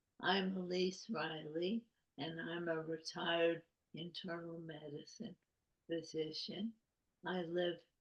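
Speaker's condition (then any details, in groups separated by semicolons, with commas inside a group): ALS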